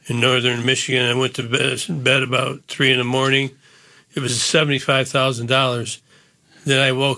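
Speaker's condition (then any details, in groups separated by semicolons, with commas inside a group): Parkinson's disease; neurodegenerative disease, posture and gait changes as Diamondbacks manager, neck and shoulder surgeries before diagnosis; once could not speak on live TV, diagnosed 2 days later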